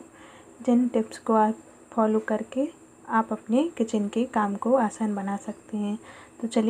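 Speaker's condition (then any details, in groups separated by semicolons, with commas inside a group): No condition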